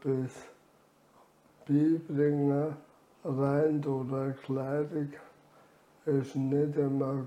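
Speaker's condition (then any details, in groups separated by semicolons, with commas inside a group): ALS; reduced air makes talking effortful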